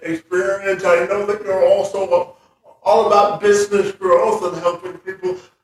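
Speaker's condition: Cerebral palsy; spastic quadriplegia from birth, described as not enough oxygen in legs, cannot walk normally

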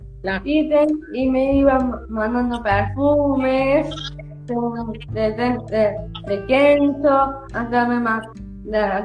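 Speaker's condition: Down syndrome; from birth

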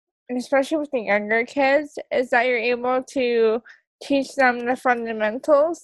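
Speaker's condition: Cerebral palsy; wheelchair use, onset before birth

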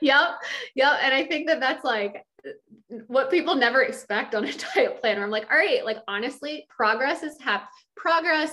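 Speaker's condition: No condition

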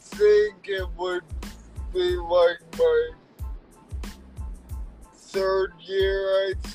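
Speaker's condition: Cerebral palsy; uses walker at school since about fourth grade

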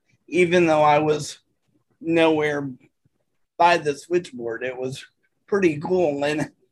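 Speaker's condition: Cerebral palsy; from birth, hands distorted, dexterity issues, types with one finger, needs 90-95% assistance from provider

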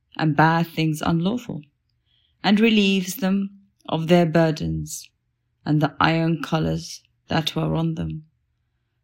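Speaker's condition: No condition

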